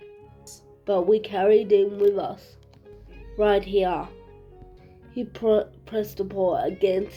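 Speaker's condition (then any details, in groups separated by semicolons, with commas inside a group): Cerebral palsy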